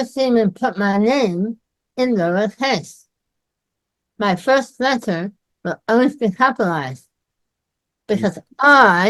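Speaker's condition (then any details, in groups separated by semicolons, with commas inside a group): Myasthenia gravis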